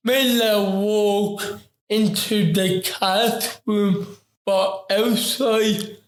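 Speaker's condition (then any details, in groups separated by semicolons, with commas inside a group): Ataxic cerebral palsy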